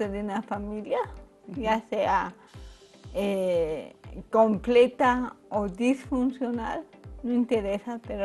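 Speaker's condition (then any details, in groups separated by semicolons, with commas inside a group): Cerebral palsy; from birth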